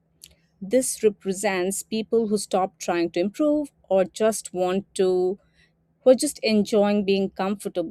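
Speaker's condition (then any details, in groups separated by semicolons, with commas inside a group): No condition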